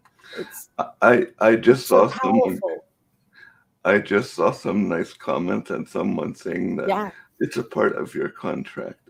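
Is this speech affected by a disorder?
Yes: cerebral palsy.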